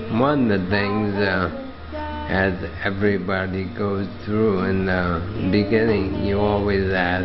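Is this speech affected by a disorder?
Yes: ALS; affects speech and breathing.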